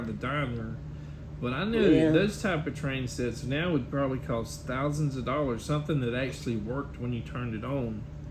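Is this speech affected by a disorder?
No.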